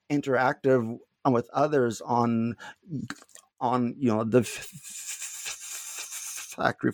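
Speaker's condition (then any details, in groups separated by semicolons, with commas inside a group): Stuttering; prolonged sounds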